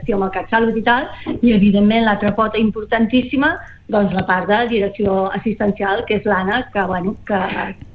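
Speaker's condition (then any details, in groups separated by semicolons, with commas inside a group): No condition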